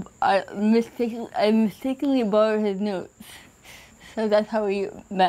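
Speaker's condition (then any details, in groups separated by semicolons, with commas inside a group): Cerebral palsy; from birth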